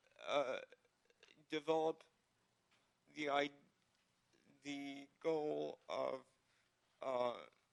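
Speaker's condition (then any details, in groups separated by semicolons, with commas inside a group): Cerebral palsy; needs ramps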